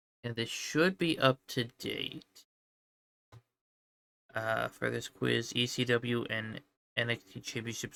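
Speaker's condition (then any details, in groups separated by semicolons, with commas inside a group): No condition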